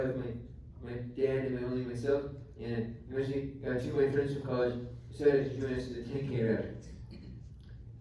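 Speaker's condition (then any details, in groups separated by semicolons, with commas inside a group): Traumatic brain injury; about 4 years since injury, ongoing therapy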